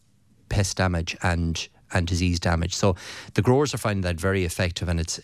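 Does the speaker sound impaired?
No.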